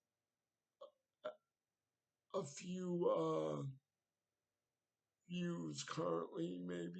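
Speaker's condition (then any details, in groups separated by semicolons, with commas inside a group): Cerebral palsy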